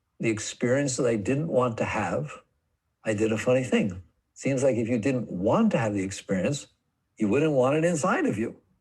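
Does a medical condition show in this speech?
No.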